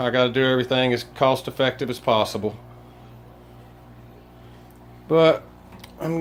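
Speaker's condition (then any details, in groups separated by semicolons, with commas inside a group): No condition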